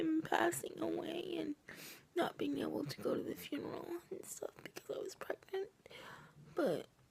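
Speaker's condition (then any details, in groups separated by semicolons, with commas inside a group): Cerebral palsy, triplegia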